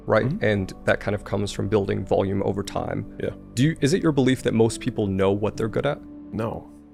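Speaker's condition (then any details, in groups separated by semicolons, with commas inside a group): No condition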